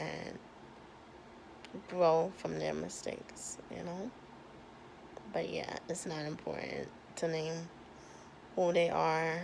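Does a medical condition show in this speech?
Yes: cerebral palsy.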